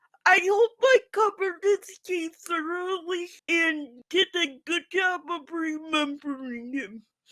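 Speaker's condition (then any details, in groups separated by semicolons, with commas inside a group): Physical speech impairment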